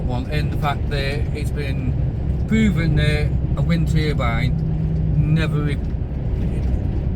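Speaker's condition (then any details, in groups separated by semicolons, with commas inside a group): No condition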